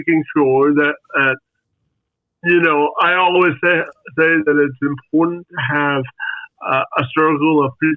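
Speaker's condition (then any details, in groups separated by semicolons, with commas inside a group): Spastic quadriplegic cerebral palsy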